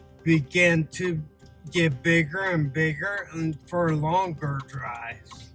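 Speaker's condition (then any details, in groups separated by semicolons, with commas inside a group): Ataxia; voice changed and improved with treatment, words no longer struggle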